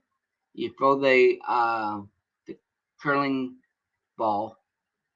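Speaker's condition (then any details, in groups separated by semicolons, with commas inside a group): Cerebral palsy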